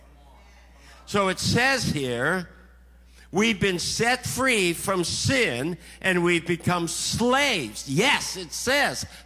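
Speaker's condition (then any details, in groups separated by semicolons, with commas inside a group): No condition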